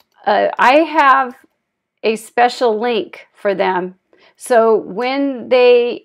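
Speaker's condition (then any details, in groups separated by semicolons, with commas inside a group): No condition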